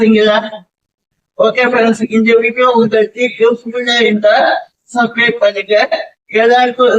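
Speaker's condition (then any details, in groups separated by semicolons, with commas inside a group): Cerebral palsy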